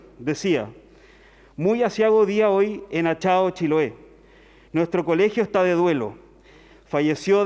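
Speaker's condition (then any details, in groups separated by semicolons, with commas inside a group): No condition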